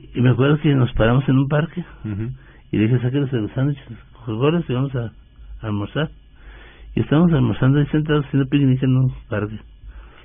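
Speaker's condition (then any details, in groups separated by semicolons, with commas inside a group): Parkinson's disease; stooped posture at times, loss of strength, walking, running and tennis prescribed by neurologist; voice sometimes trembles, sometimes understood, sometimes not understood at all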